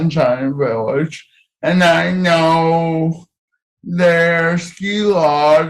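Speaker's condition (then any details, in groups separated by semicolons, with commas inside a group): Cerebral palsy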